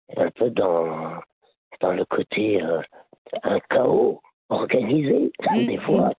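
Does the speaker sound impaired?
Yes: laryngeal cancer; laryngeal cancer linked to heavy smoking, quit over 20 years ago, later lung cancer, part of lung removed.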